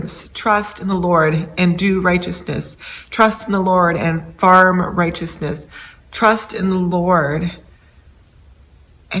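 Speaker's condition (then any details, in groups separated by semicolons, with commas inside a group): No condition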